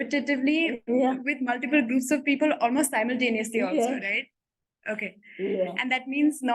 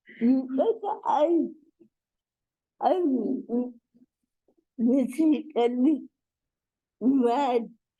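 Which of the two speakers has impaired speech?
The second: cerebral palsy.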